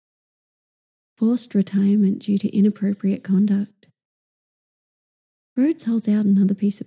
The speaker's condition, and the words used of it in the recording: No condition.